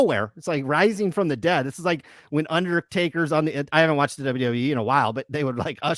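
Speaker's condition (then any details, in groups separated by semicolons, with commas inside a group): No condition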